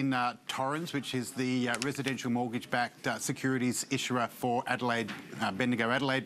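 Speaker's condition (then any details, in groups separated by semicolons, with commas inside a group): No condition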